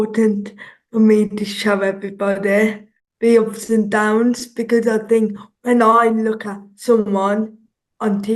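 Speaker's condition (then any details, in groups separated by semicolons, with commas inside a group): Cerebral palsy; since childhood; some speech delay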